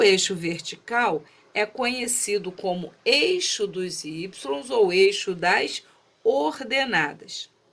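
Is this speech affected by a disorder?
No.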